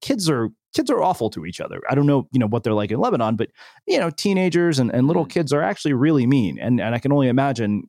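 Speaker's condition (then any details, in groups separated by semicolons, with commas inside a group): No condition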